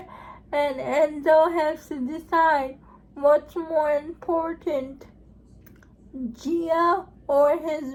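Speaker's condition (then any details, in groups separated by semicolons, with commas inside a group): Cerebral palsy; uses wheelchair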